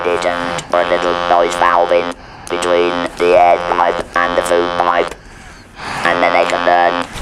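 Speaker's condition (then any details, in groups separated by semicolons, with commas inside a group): Laryngeal cancer with laryngectomy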